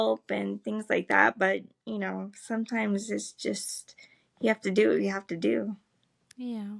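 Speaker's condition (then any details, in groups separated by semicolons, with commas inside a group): Cerebral palsy; spastic legs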